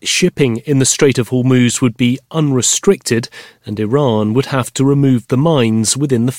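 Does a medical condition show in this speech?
No.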